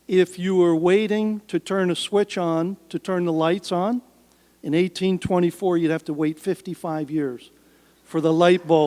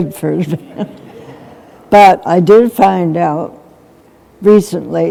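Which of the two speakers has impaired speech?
The second: essential tremor; more than half her life.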